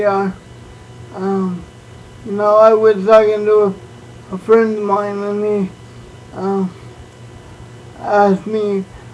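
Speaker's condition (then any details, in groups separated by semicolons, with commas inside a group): Cerebral palsy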